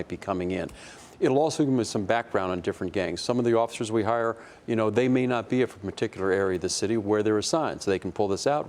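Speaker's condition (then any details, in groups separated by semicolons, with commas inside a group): No condition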